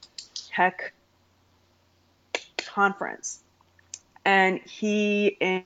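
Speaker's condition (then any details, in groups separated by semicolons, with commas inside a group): Stuttering; stuttering since around age 3, past speech therapy, largely stopped talking for about 5 years; formerly hid stuttering by switching words, deep breaths, fillers like ums and ahs, avoided talking; prolonged sounds, blocks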